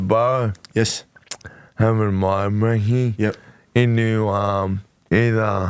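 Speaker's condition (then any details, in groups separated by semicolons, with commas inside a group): Motor neurone disease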